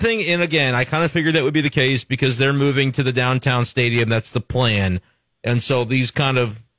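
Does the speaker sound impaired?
No.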